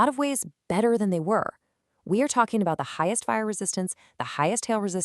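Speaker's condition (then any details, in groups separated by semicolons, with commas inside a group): No condition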